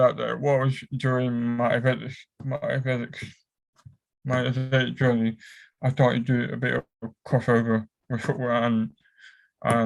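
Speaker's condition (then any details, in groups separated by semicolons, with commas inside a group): Cerebral palsy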